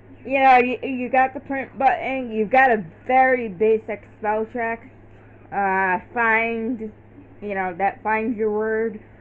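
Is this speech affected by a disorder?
Yes: cerebral palsy.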